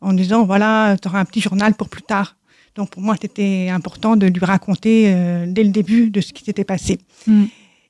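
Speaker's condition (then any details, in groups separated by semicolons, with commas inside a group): Deafness from birth; congenital, right-ear hearing aid from age 2.5 to 3, left ear hears nothing, left aid refused; no sound without aid, lip-reading needed, high sounds too loud, aids switched off in noisy streets; learned to speak through many speech therapy sessions, speech does not reveal deafness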